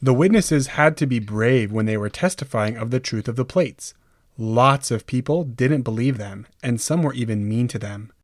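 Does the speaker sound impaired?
No.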